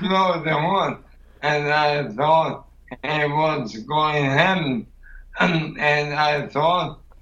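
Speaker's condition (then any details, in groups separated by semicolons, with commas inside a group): ALS; sounds drunk to strangers, voice weakened and more bubbling since Camino, wife Steffi helps explain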